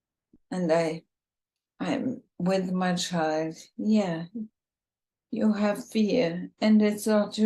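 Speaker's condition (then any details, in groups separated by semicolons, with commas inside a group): ALS, bulbar form, bulbar onset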